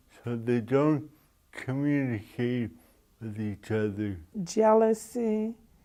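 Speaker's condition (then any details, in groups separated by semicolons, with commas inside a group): Brain injury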